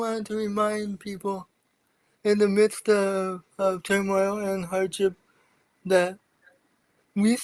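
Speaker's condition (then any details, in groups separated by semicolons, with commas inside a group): Cerebral palsy; from birth, wheelchair user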